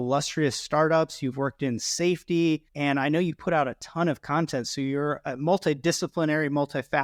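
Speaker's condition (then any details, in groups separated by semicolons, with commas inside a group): No condition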